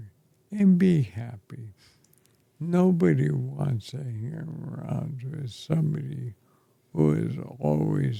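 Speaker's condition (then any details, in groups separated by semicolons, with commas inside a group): ALS; affects chest and throat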